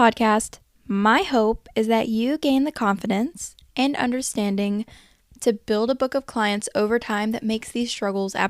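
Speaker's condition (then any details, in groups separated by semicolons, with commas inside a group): No condition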